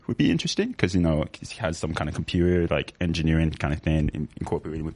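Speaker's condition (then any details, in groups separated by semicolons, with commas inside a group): Severe to profound hearing loss; congenital sensorineural, severe to profound right, moderate to severe left, diagnosed at 2.5 years; cochlear implant right ear, implant plus hearing aid left, hearing aids from 2.5 for ten years; lost many language skills from late diagnosis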